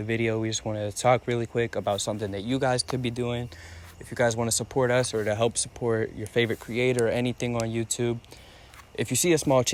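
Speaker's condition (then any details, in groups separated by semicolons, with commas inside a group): No condition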